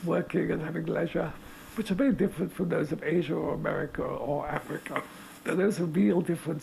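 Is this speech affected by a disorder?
Yes: motor neurone disease; terminal, progressive motor neurone disease, body capacities steadily shrinking; speaking through air contraption enabling breathing, still able to talk, interviewed down the line.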